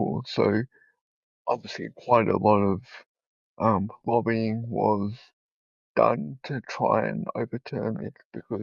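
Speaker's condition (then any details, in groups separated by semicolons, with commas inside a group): Cerebral palsy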